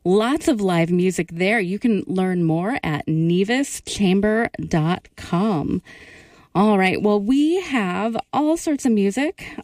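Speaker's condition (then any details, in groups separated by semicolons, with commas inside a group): No condition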